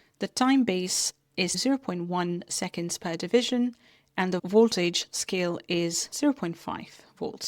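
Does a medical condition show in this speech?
No.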